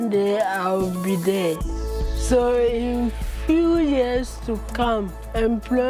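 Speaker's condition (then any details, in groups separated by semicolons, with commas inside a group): Cerebral palsy; from birth; present for 24 years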